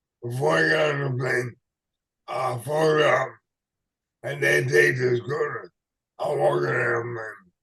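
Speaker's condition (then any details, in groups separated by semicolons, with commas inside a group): ALS/MND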